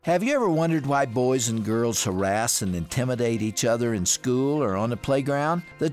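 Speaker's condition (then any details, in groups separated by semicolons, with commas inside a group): No condition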